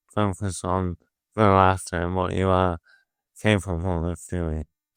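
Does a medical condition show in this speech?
Yes: motor neuron disease.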